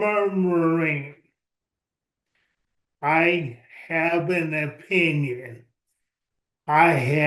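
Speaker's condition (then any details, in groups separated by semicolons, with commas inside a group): ALS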